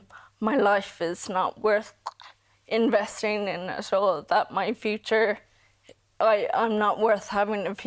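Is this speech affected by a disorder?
Yes: Friedreich's ataxia.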